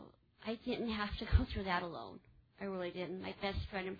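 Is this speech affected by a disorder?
Yes: cleft palate; infant feeding difficulty with weight loss, ongoing dental problems.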